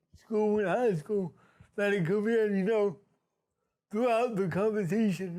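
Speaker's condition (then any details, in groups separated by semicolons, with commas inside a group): Cerebral palsy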